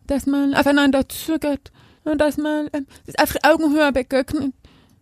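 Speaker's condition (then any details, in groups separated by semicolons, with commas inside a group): Deafness; not hard of hearing, spoken language as mother tongue, hearing school, sign language learned later; lip-reads hosts without interpreter, vest and wristband device at home; speaks aloud and signs, bilingual, voice different and louder, hearing people forget deafness because she speaks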